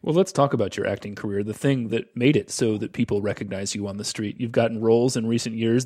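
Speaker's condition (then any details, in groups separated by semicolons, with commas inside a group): No condition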